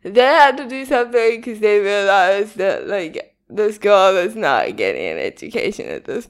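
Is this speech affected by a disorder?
Yes: cerebral palsy, spastic quadriplegic.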